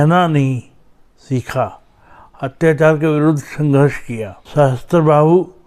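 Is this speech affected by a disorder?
Yes: cerebral palsy.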